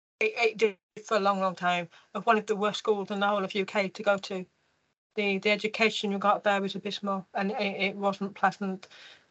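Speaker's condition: Profound deafness; congenital, undiagnosed until age four, chest-worn hearing aid box from age four, considered for cochlear implant; delayed speech development, mother taught tongue and mouth placement by feeling buzzing, speech good but sounds short-tongued

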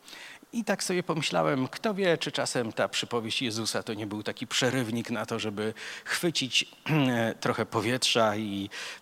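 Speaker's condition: No condition

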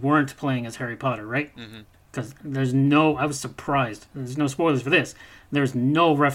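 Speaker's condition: No condition

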